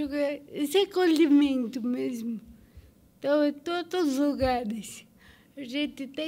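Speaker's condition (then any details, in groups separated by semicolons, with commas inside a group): Cerebral palsy; from birth, medical negligence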